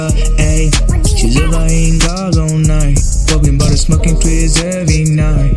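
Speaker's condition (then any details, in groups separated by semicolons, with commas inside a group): No condition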